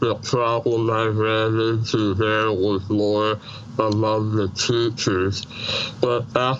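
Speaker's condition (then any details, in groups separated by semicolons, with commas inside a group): Treacher Collins syndrome, severe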